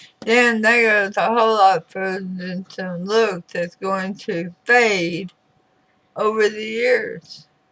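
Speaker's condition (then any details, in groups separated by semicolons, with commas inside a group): Throat cancer radiation damage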